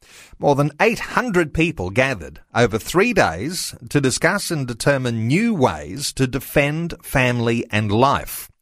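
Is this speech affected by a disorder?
No.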